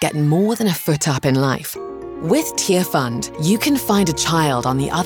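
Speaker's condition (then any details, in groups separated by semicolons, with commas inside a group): No condition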